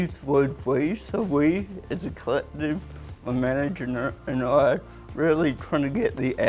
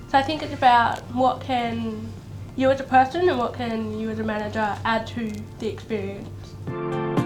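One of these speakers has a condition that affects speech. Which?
The first: cerebral palsy.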